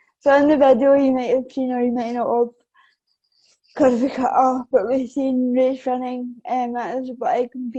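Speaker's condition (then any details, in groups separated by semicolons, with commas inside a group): Cerebral palsy; affects balance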